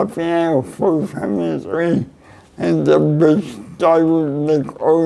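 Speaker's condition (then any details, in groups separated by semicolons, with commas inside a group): Cerebral palsy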